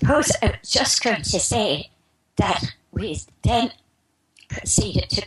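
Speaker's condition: Spasmodic dysphonia; asks hosts for healing meanwhile

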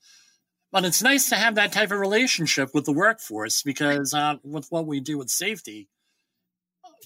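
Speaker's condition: Bilateral cleft lip and palate

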